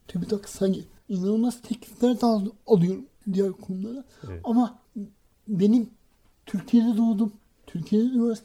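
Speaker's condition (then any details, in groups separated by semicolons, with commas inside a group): Cerebral palsy; hand tremor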